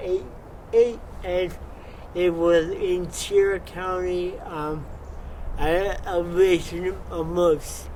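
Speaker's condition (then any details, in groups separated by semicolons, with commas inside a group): Cerebral palsy; from birth, wheelchair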